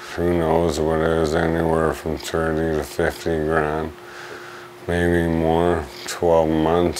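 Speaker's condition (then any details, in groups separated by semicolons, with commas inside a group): Amyotrophic lateral sclerosis; breathing currently fine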